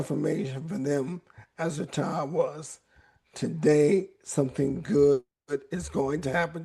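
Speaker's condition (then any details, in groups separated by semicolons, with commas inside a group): ALS; 11 years since diagnosis, weekly physical therapy; voice raspy at times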